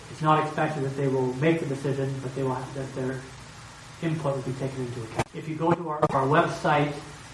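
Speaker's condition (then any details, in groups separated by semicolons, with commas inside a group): No condition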